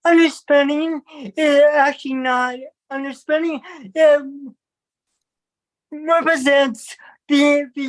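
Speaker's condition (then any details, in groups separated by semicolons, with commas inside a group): Cerebral palsy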